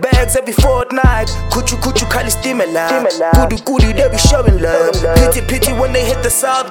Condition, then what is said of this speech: No condition.